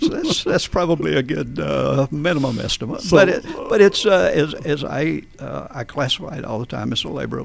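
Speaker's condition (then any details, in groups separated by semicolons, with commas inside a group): Spasmodic dysphonia; vocal folds slam together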